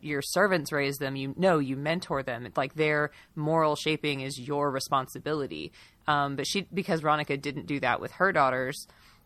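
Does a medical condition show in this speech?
No.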